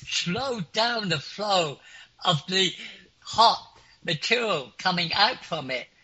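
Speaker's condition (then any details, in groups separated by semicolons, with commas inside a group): Clinically deaf; clinically deaf since school age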